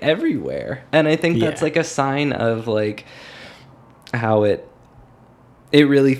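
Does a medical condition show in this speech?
No.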